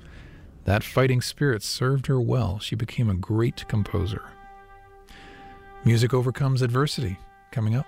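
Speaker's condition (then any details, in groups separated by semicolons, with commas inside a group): No condition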